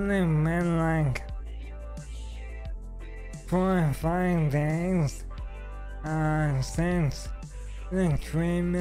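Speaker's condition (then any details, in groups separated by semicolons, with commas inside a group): ALS; stem cell treatment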